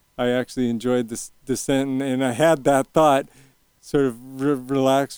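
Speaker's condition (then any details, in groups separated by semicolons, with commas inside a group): Early onset Parkinson's; young onset Parkinson's, onset around age 40, Medtronic deep brain stimulation implant, two 3-inch brain probes; DBS surgery at Stanford three years ago, constant current stimulation, symptom management phenomenal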